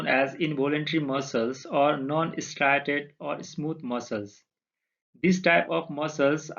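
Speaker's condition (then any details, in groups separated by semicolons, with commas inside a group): No condition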